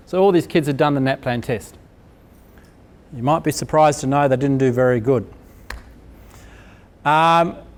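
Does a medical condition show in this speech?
No.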